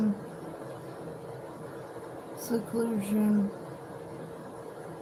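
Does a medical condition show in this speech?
Yes: cerebral palsy.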